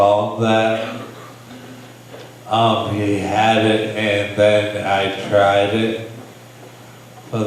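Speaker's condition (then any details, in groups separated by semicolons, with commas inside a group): Brain injury; heroin overdose, impaired hand use; breath runs short during sentences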